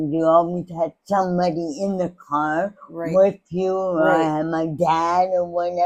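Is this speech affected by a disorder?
Yes: cerebral palsy; speech impairment.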